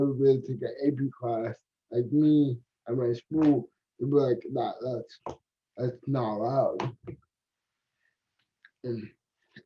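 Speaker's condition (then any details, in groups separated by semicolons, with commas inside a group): Cerebral palsy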